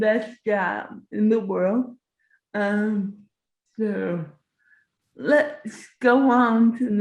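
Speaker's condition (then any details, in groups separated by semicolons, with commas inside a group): Cerebral palsy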